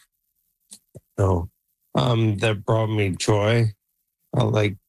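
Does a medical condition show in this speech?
Yes: ALS; began with left leg freezing, age 48, Neuralink N1 implant 3 months, controls computers; voice banked with 11 Labs AI, plans Neuralink-driven computer speech once unable to talk; voice audibly declining, expects to lose ability to speak.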